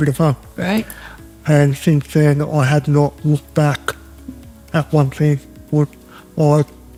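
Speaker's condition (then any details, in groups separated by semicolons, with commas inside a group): Cerebral palsy; present from birth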